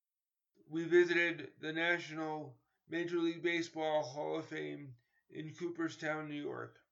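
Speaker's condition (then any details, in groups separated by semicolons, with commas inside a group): Cerebral palsy; stroller in early childhood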